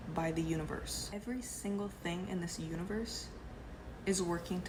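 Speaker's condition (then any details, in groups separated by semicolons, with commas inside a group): No condition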